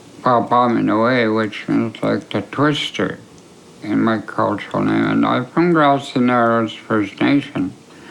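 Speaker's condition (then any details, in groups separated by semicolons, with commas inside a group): ALS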